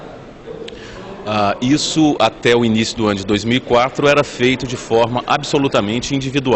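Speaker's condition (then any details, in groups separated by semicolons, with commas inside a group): No condition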